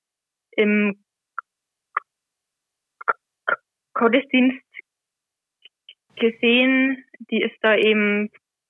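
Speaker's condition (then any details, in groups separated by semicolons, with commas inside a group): Stuttering; covert stuttering, noticed around age 10, hidden until age 21; no longer hiding stuttering, regularly reads gospel or epistle aloud as church lector; reading aloud not stutter-free, anticipates problem words, once hid by word switching and fillers, avoided t-words at school; blocks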